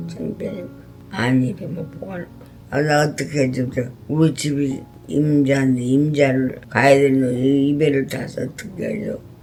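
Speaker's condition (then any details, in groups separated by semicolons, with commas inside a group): Parkinson's disease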